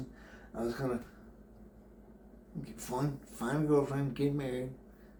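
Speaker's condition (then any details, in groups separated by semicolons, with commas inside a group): Brain injury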